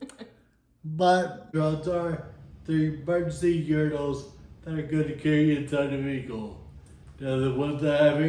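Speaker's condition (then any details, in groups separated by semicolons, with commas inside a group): Friedreich's ataxia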